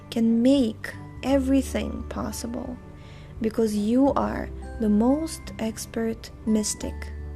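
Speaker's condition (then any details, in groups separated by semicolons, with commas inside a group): No condition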